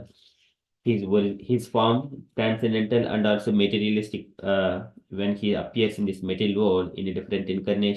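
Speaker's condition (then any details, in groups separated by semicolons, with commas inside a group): No condition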